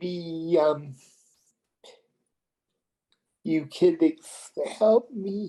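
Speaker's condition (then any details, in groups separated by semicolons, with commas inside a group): Cerebral palsy; premature birth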